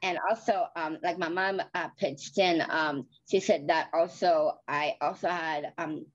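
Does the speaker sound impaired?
Yes: Down syndrome; flat feet.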